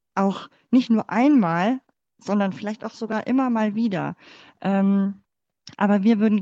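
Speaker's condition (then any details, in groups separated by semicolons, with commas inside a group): Cleft palate; congenital, born in former GDR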